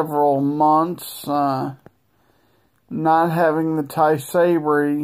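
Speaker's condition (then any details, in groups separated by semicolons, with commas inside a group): Multiple sclerosis; no control over legs; current exacerbation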